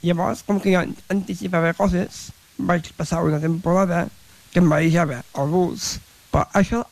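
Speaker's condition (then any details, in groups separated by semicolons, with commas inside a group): Down syndrome; needs extra time to understand and process explanations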